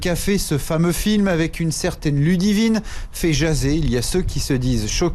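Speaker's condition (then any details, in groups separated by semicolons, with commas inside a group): No condition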